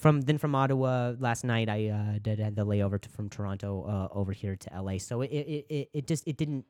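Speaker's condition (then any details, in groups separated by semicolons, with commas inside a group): Stuttering; voice can't keep up with thoughts, worse with caffeine; repeated sounds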